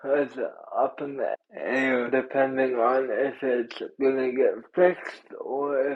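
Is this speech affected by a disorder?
Yes: cerebral palsy.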